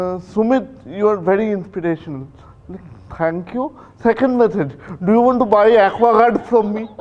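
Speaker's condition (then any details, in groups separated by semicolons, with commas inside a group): Cerebral palsy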